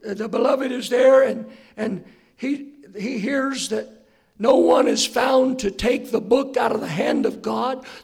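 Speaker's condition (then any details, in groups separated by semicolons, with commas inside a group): Hoarseness after vocal cord surgery; not smooth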